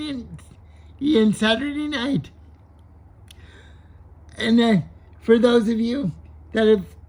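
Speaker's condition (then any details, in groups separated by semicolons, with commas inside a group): Cerebral palsy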